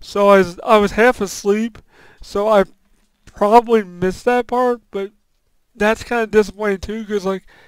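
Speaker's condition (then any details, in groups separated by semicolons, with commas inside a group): Cerebral palsy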